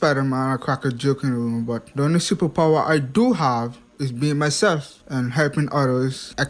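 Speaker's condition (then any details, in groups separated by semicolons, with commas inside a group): Hearing impairment; past speech impediment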